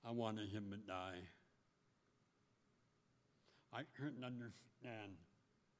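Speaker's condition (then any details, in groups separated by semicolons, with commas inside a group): Speech impediment; 17 surgeries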